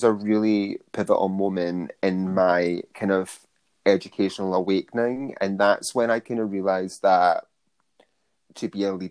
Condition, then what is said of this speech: Stuttering. So there's little things, like I have a stammer, and I say M a lot, but I make sure I get up in front of large groups of people